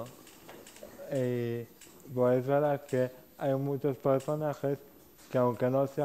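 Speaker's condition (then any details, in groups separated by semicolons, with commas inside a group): Cerebral palsy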